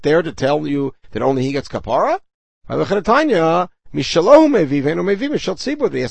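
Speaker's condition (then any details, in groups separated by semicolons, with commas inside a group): No condition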